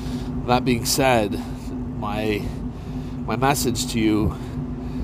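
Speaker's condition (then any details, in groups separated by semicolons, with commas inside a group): No condition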